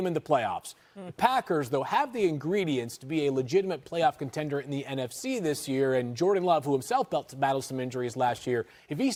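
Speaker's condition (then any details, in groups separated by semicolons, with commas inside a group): No condition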